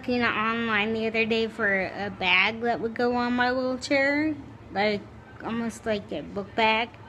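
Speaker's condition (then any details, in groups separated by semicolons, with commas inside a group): Cerebral palsy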